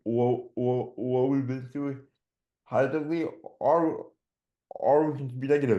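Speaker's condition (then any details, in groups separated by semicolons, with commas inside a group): Dystonia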